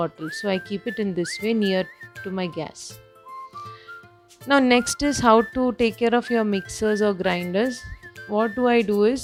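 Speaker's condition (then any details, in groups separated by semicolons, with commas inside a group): No condition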